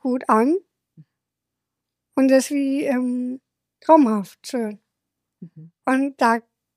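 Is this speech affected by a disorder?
Yes: Down syndrome; present from birth, diagnosis suspected right after birth, some limitations; age 28.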